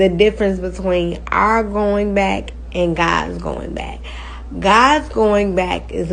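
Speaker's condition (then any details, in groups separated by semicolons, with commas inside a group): Cerebral palsy, spastic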